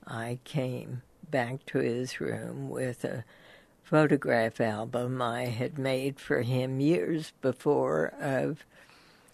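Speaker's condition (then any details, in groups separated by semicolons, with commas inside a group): Spasmodic dysphonia; speaking physically difficult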